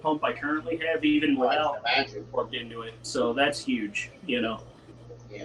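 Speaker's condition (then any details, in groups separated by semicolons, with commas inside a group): No condition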